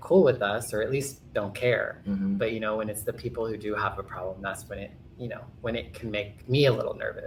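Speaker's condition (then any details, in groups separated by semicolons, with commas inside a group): No condition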